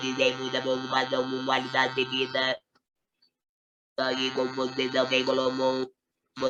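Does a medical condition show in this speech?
Yes: total laryngectomy, electrolarynx.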